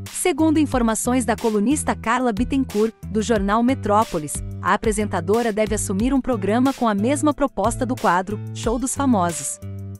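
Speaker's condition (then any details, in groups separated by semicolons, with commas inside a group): No condition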